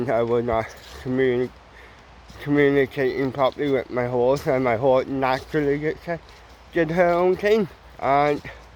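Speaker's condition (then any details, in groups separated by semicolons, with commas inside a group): Cerebral palsy; mild, ataxic type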